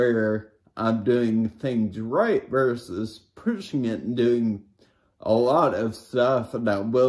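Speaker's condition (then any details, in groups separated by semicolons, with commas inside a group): Brain injury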